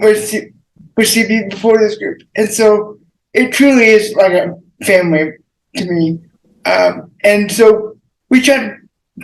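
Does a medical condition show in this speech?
Yes: cerebral palsy.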